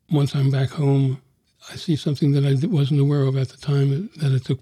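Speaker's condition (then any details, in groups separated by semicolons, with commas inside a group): Parkinson's disease; Parkinson's progressing rapidly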